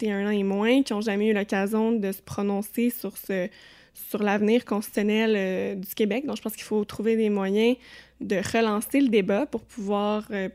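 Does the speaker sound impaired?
No.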